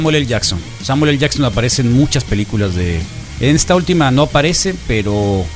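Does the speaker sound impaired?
No.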